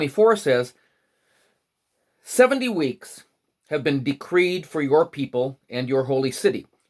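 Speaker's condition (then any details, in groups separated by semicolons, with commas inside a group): No condition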